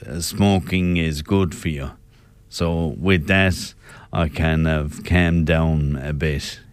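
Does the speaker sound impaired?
Yes: motor neurone disease; very slowly progressing semi-benign variant, normal life expectancy, diagnosed by professor Orla Hardiman at Beaumont; symptoms over five years, diagnosed last year, semi-stable, unsteady on feet, less progressed than others; slurred voice, sounds drunk, voice change followed balance problems, deliberate pauses while speaking.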